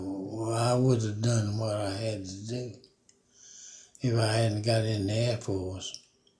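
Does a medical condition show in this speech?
Yes: Parkinson's; about 5 years since onset, fallen 19 times in yard, no broken bones.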